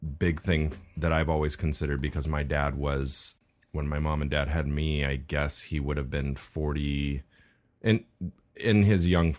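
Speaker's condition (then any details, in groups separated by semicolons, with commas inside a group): No condition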